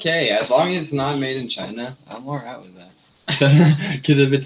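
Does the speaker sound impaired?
No.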